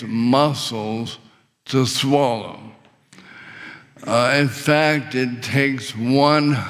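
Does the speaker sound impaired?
Yes: ALS; very little physical function, paralysis expected within a year or two, later breathing muscle failure expected.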